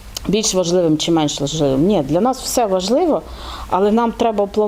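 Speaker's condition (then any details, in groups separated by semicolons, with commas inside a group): No condition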